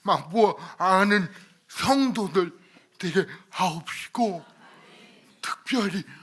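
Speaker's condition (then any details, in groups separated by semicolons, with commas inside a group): Cerebral palsy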